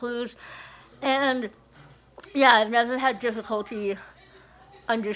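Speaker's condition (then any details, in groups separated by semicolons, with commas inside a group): Moebius syndrome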